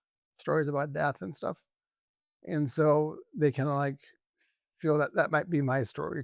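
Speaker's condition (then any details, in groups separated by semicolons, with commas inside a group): ALS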